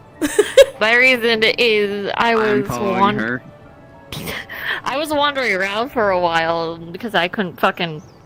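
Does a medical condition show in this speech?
No.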